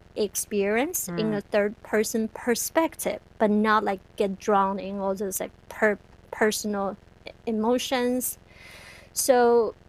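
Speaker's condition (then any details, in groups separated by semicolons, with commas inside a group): Stuttering; stuttering since time in China, speech therapy with Dr. Merson at local hospital, no cure; still stutters after therapy; repeated sounds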